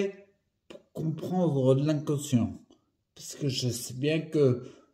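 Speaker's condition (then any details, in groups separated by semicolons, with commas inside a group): Primary progressive multiple sclerosis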